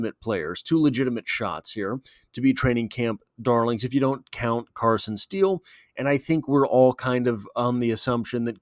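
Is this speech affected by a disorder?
No.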